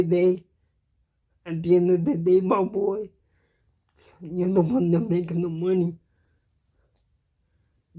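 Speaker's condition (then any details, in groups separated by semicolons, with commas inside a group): Cerebral palsy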